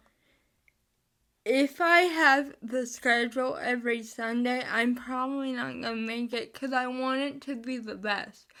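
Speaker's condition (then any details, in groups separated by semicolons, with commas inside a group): Spastic cerebral palsy, mixed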